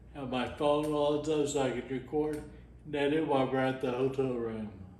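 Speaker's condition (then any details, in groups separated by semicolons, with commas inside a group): Friedreich's ataxia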